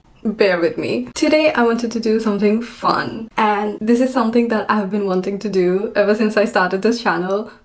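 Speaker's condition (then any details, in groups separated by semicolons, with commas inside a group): No condition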